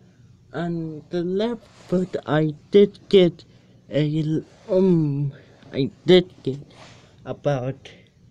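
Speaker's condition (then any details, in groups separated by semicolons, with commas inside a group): Cerebral palsy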